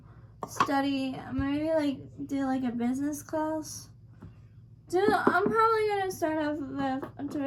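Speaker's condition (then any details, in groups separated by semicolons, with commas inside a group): Cerebral palsy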